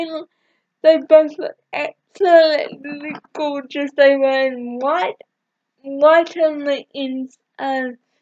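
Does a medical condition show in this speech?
Yes: cerebral palsy.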